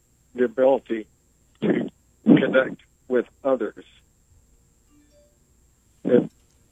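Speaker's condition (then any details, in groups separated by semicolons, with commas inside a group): ALS; able to speak and communicate clearly, slower pace, communicating takes more time due to ventilator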